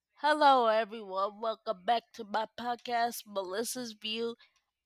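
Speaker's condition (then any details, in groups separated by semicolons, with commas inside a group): Cerebral palsy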